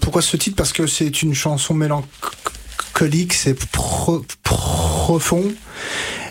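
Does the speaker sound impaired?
Yes: stuttering; speech therapy with Catherine Daubier in Nancy ages 20 to 25, learned fluency techniques; still stutters with blocks and repetitions; blocks and repetitions now, formerly severe, expressed self with fingers before therapy; here repeated sounds, prolonged sounds, blocks.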